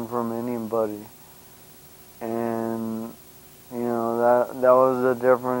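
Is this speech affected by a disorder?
Yes: brain injury.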